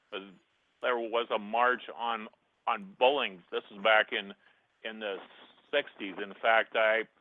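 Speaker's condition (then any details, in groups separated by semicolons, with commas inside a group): Stutter; cerebral palsy; cerebral palsy from birth, very limited use of right side; words flow once involved in topic, host says sounds great; repeated words, prolonged sounds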